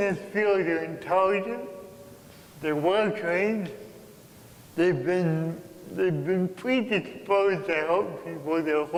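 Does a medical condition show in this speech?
Yes: cerebral palsy.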